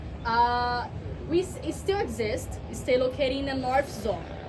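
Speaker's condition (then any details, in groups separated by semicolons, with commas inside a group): No condition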